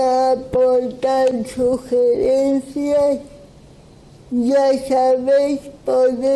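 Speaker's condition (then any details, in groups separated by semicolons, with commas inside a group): Cerebral palsy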